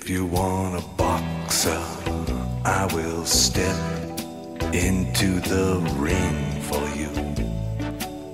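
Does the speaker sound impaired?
No.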